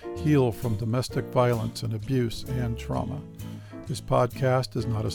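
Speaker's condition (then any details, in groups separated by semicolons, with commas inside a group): No condition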